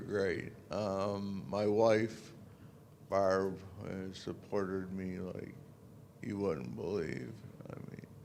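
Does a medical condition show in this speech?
Yes: Parkinson's disease; deep brain stimulation surgery; after DBS.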